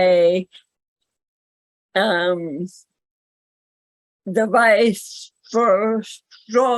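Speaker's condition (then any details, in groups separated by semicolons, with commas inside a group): Cerebral palsy; speaks better than types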